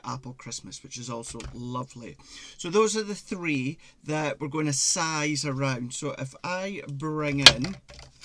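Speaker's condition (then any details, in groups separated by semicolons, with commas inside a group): No condition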